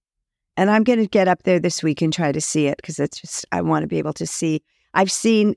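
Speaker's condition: No condition

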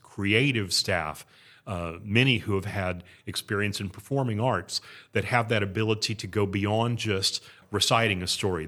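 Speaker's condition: No condition

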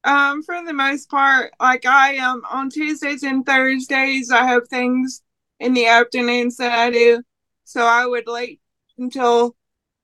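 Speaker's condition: Cerebral palsy; no speech dictation software at present, would like to have it

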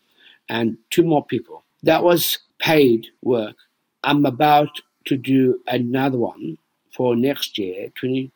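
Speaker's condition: Down syndrome

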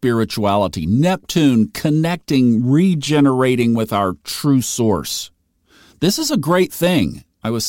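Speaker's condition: No condition

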